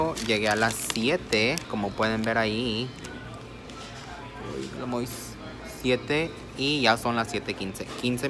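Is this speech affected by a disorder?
No.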